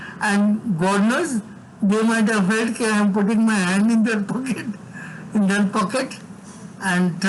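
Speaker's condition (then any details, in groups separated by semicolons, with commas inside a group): Severe cerebral palsy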